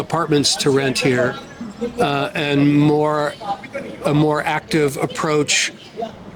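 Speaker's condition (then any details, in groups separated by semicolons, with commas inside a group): No condition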